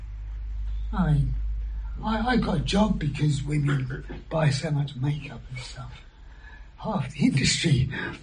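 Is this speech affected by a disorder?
Yes: throat cancer surgery, vocal injections; cancerous neck tumour, operations at Guy's, radiotherapy, one vocal cord half paralysed, deaf one ear, BAHA hearing aid; years after treatment, three vocal cord injections, swallow disorder, chokes on food; whispered after surgery, two or three words per breath, injections now allow full sentences.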